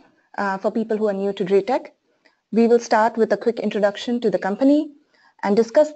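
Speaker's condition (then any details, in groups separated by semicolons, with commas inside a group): No condition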